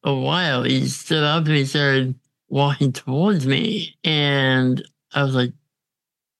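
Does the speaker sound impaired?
Yes: congenital muscular dystrophy; diagnosed at 6 months, chronically physically disabled; on a ventilator, goes downtown on own, more independent than ever.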